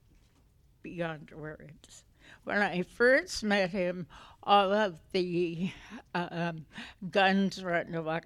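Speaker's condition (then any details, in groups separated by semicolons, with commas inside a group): Essential tremor; essential tremor affecting voice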